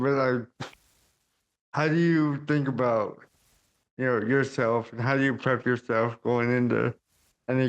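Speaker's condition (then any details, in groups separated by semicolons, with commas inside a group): Cerebral palsy; caused by stroke at birth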